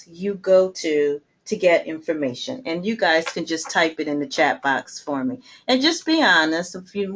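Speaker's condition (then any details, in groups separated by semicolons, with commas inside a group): No condition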